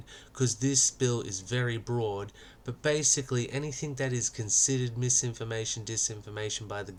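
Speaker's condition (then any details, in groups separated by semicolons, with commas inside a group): No condition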